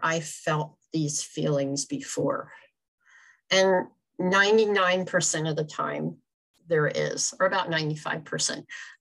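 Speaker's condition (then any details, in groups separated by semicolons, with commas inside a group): Cleft palate; congenital, extremely severe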